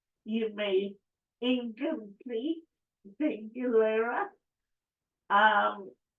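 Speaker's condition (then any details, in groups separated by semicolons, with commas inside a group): Cerebral palsy; affects coordination and balance; affects speech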